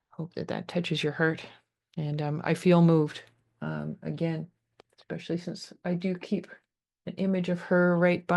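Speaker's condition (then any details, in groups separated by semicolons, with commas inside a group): No condition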